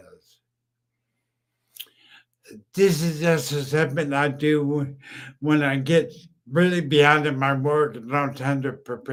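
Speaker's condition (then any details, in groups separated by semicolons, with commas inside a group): Brain injury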